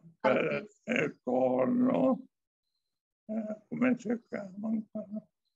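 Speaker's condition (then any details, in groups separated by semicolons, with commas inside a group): Amyotrophic lateral sclerosis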